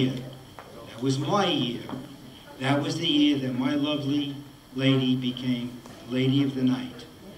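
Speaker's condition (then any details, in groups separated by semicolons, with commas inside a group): No condition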